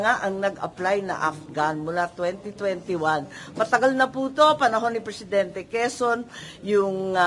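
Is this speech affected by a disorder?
No.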